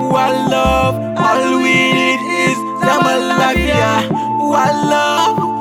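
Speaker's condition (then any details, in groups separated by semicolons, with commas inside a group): No condition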